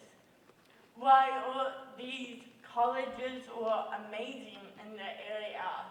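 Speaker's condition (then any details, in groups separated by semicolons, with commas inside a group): Cerebral palsy; hard to be understood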